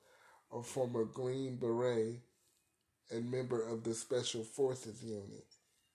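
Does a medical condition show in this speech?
Yes: cerebral palsy; arthritis.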